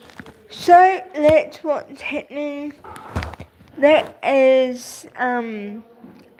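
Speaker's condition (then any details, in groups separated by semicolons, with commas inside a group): Cerebral palsy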